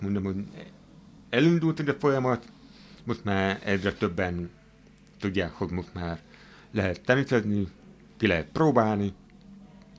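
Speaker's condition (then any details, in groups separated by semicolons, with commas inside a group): Hearing impairment; hard of hearing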